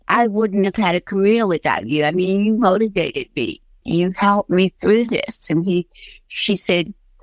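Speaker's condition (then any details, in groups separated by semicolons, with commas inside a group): Cerebral palsy; since early childhood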